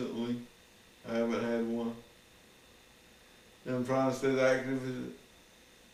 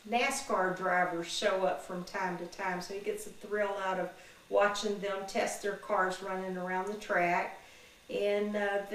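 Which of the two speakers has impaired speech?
The first: Parkinson's disease; deep brain stimulation implant; about 15 years since diagnosis, 2 years post DBS, reduced medication.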